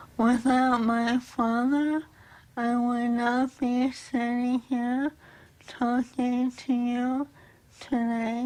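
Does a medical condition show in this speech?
Yes: ALS; cause attributed to bacterial infection, treated; still able to speak.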